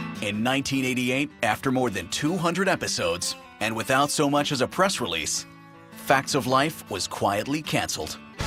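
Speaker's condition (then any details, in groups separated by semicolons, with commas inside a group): No condition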